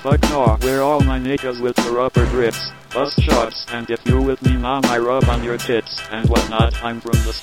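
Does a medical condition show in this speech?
No.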